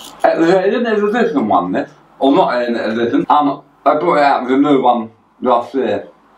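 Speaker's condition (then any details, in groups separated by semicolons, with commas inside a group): Tongue cancer; half tongue removed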